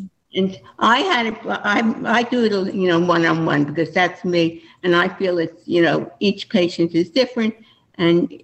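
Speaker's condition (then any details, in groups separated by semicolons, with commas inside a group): Parkinson's disease; first sign one arm not moving, noticed by husband, onset much younger than father, father also had Parkinson's, sought care from Susan Bressman; about 12 years since onset, attends boxing classes; voice affected, asks whether listeners can understand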